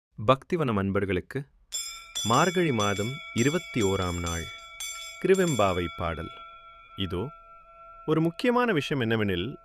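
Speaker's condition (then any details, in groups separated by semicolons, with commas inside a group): No condition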